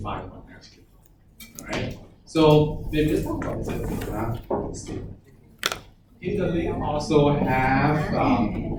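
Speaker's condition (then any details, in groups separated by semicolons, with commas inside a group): No condition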